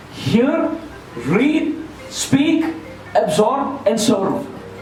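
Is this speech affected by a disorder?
No.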